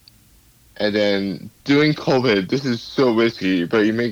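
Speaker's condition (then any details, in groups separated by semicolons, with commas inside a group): Cerebral palsy; speech affected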